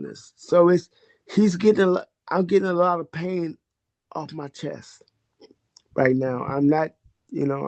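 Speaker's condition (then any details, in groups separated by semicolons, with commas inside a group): Cerebral palsy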